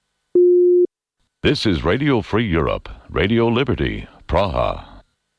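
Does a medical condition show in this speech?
No.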